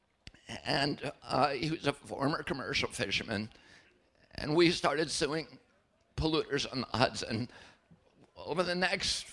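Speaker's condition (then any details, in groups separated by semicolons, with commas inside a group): Spasmodic dystonia; formerly very strong voice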